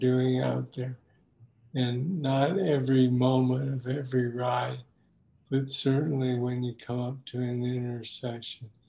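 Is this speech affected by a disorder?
Yes: Parkinson's disease.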